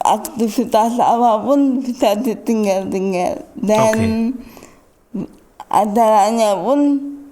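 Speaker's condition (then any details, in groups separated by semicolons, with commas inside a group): Cerebral palsy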